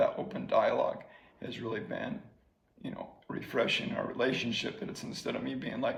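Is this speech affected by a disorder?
Yes: ALS; slowly progressing ALS.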